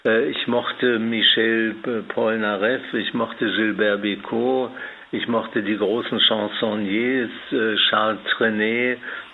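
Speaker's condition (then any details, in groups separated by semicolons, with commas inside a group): Parkinson's disease; tremor on holding a glass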